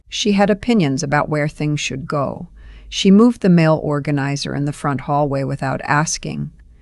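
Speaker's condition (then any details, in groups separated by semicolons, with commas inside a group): No condition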